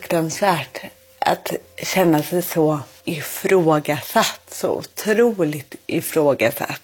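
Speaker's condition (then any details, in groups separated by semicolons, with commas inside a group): Cerebral palsy; born without heartbeat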